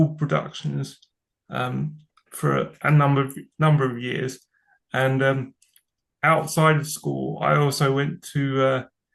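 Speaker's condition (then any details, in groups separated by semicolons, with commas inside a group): Cerebral palsy; from birth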